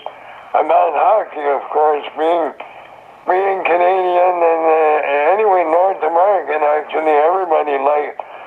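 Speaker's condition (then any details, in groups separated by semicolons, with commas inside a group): Throat cancer; survivor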